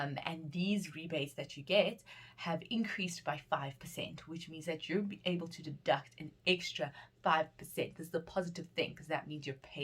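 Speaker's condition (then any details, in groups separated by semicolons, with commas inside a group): No condition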